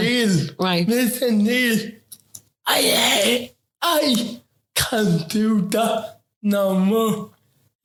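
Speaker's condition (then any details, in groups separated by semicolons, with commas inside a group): Ataxic cerebral palsy; affects talking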